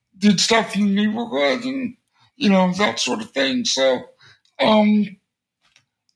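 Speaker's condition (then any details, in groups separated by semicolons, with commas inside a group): Cerebral palsy; congenital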